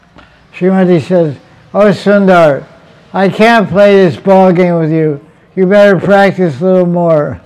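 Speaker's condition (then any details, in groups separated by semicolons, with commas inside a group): Deafness; self-reported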